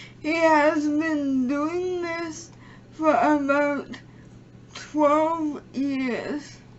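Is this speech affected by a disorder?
Yes: cerebral palsy.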